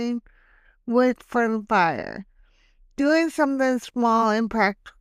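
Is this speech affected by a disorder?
Yes: hemiplegic cerebral palsy.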